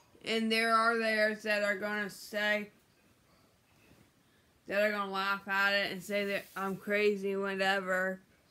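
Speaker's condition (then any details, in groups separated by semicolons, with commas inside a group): Brain injury; memory problems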